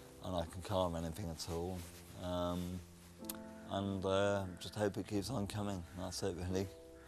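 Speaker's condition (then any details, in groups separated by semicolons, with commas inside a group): Cerebral palsy; bad wobble since childhood; diagnosed about five years ago; speech defect since childhood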